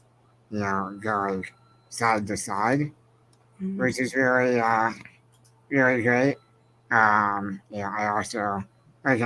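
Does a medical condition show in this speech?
Yes: spinal muscular atrophy; progressive, wheelchair.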